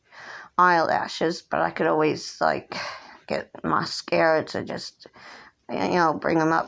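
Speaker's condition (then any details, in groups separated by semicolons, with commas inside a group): Cerebral palsy; since birth, hand tremors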